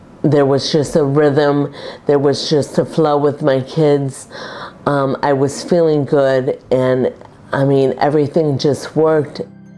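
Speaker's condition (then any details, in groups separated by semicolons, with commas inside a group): Primary lateral sclerosis; affects legs, speech, throat muscles, stiff legs; after two stem cell transplants, speech improved; was garbled, slurred, voice tired by evening, words caught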